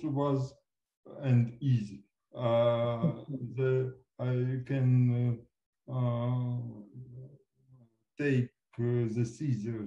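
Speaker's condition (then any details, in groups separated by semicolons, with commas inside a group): Cerebral palsy; from birth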